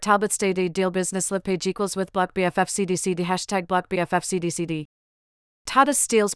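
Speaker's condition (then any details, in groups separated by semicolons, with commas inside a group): No condition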